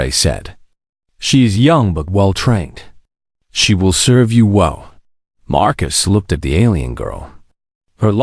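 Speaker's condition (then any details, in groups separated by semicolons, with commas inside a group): No condition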